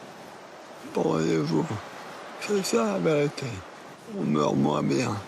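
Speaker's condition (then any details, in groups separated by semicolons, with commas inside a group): Maladie de Charcot (ALS); all muscles progressively paralysed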